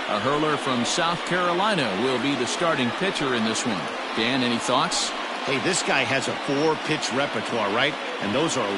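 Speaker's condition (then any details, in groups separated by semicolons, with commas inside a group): No condition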